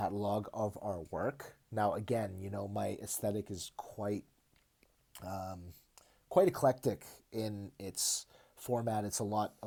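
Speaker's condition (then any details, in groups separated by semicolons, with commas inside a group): No condition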